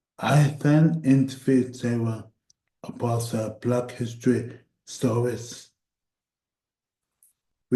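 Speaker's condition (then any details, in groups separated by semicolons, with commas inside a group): Cerebral palsy; voice tires at times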